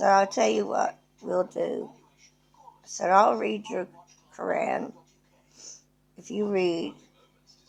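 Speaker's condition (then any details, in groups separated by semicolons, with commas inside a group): Cerebral palsy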